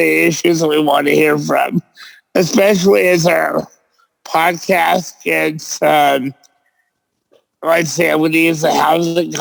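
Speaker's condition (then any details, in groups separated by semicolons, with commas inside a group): Cerebral palsy; present since birth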